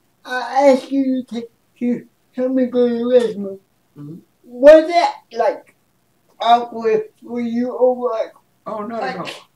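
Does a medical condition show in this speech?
Yes: cerebral palsy; speech affected.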